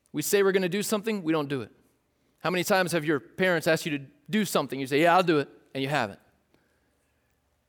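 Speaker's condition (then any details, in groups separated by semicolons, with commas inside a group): No condition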